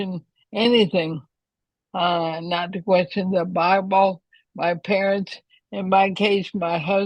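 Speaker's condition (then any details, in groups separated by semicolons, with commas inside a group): ALS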